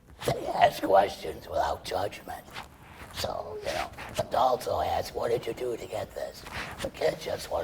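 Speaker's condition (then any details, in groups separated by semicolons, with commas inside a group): Laryngectomy for laryngeal cancer; total laryngectomy, neck stoma, prior tumor surgeries, chemoradiation; radiation fibrosis, neck muscle cramps, little throat feeling; natural voice lost, swallowing difficulty, throat narrowing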